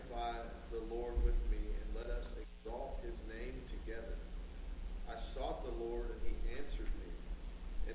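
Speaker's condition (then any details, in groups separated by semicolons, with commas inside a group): No condition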